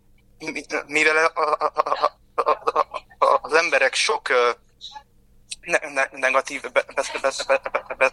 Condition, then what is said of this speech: Stuttering. És még egy dolog, amit szeretnék kiemelni, hogy azok az emberekkel, akiket jól ismerek, sokszor még többet is dadogok